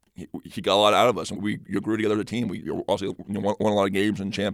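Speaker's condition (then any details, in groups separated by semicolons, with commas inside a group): Stutter; stutter first noticed in high school, magnified on mission while learning Spanish; past speech therapists helped a little, detailed preparation learned from coach Lewis at Lone Peak; trips over words, can't get words out off the cuff, less when prepared, confident; repeated sounds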